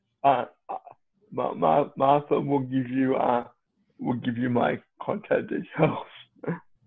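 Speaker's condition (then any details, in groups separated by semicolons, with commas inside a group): Cerebral palsy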